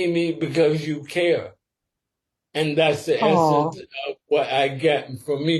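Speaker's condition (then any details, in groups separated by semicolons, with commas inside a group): Sporadic ALS; must speak slower and carefully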